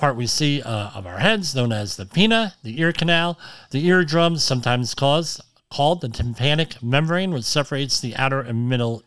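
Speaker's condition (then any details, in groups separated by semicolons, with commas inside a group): Cleft lip and palate; formerly unintelligible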